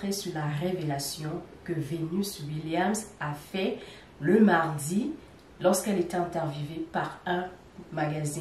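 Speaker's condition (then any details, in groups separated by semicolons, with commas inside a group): No condition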